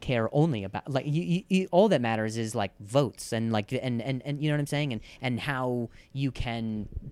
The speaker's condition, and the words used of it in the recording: Stuttering. People made fun of him, and also the speech thing was annoying for him.